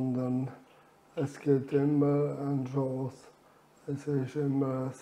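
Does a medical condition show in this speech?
Yes: amyotrophic lateral sclerosis.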